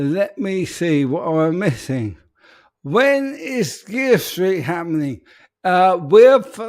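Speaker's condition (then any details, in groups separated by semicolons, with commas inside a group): ALS; speech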